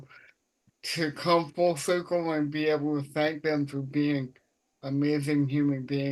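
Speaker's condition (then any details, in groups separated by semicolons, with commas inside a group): Cerebral palsy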